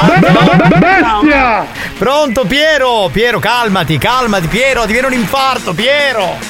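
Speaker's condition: No condition

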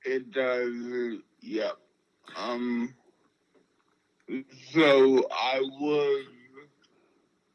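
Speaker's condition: Friedreich's ataxia; progressive neurological disorder, diagnosed at age 12, disrupts brain-to-muscle and nerve signals; formerly used walker, now uses wheelchair

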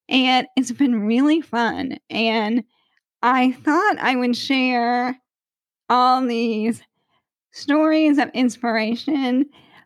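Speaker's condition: ALS; voice weaker when tired or after much talking

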